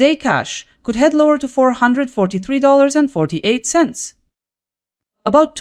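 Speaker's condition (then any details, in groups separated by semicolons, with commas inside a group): No condition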